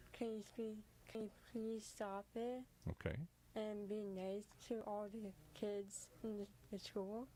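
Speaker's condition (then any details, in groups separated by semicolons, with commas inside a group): Cerebral palsy; age 13; difficulty speaking, impediment affecting vocalizing, not understanding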